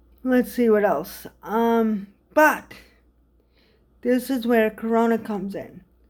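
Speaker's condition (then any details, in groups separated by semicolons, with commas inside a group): Cerebral palsy; from birth; speech difficulty when emotional, breathlessness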